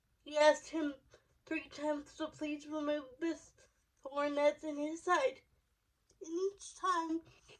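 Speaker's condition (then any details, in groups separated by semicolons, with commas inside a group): Cerebral palsy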